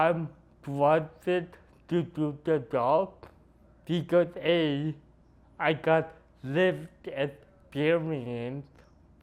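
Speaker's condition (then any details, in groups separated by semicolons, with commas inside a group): Cerebral palsy; noticeably atypical speech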